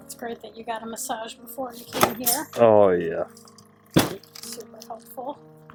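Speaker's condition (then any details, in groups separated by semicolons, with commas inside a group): No condition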